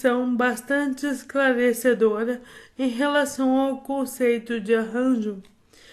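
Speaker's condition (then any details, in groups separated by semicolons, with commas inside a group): Amyotrophic lateral sclerosis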